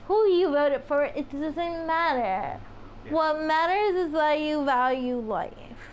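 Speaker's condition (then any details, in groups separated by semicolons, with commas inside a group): Spastic cerebral palsy; spastic type, from birth, cannot walk, withered hands; controls spasms; clipped speech, refined speech patterns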